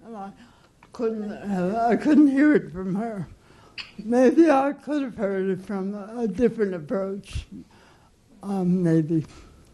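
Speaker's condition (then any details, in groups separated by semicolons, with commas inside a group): Cerebral palsy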